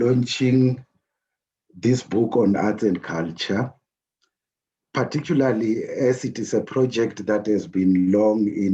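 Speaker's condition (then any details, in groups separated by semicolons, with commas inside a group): No condition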